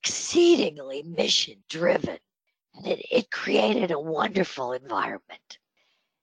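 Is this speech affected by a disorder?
Yes: spasmodic dysphonia; treated with Botox; breathy voice from Botox treatment, sounds like Marilyn Monroe.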